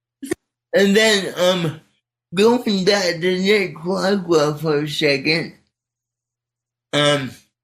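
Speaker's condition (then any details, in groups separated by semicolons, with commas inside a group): Cerebral palsy; speech not affected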